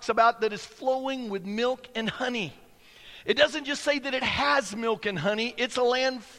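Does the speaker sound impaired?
No.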